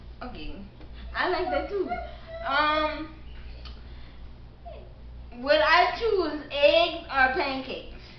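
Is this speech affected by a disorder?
Yes: cerebral palsy; caused by birth stroke.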